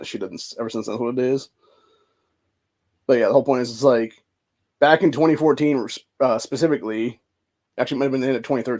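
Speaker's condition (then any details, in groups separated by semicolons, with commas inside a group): No condition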